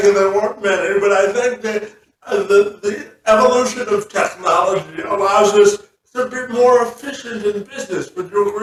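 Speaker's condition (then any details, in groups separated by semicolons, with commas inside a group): Cerebral palsy; since birth, spastic quadriplegic form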